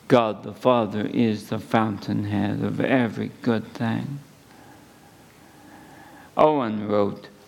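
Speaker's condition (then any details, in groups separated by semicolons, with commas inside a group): ALS; at least a couple of months since diagnosis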